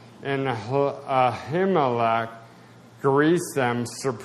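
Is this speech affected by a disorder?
Yes: spasticity, mild; drug affects speech a little, may sound draggy.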